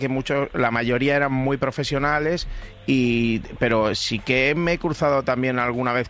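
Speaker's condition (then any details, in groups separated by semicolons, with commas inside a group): No condition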